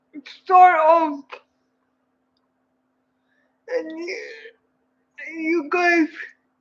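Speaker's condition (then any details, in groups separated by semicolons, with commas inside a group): Cerebral palsy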